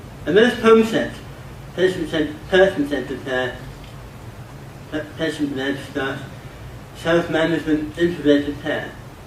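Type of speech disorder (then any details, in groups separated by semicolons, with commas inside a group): Dysarthria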